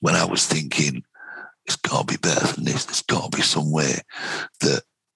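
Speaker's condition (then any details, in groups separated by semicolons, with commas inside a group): Vocal cord cancer, head and neck cancer, right vocal cord; right vocal cord carcinoma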